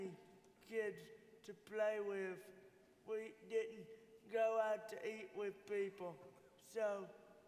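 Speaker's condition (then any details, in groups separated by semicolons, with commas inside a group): Cerebral palsy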